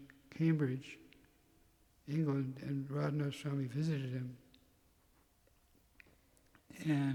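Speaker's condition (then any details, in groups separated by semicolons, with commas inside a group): Parkinson's; tremor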